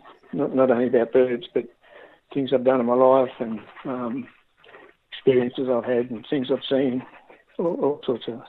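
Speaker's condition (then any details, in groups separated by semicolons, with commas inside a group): Parkinson's disease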